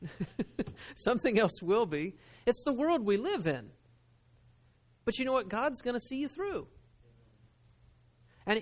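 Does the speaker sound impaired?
No.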